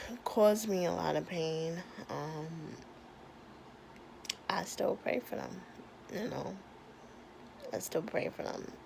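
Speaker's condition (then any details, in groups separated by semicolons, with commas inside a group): Cerebral palsy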